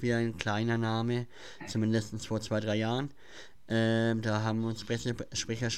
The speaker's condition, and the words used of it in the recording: Cleft palate. Ja, ich hatte natürlich auch schon Nachrichten, ey, lass das lieber mal, man kann dich nicht hören, aber ich habe es ignoriert.